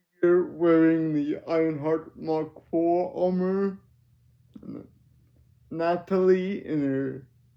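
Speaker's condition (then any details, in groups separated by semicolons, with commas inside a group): Cerebral palsy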